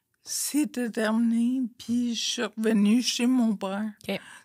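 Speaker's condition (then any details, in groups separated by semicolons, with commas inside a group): Friedreich's ataxia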